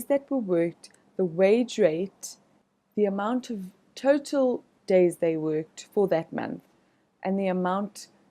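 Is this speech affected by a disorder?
No.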